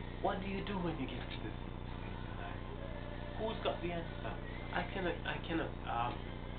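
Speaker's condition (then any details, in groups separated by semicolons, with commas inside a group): No condition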